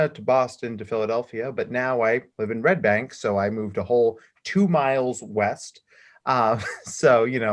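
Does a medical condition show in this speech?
No.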